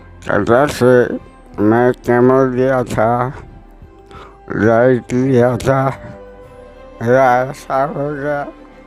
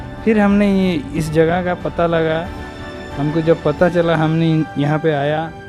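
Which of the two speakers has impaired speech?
The first: mouth cancer; tongue cancer, inoperable; chemotherapy, then chemoradiation 33 sessions, reported improved; could not eat by mouth, tube fed.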